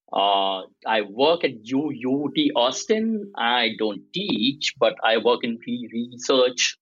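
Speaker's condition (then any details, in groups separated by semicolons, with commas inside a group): Stuttering; may repeat sounds; repeated sounds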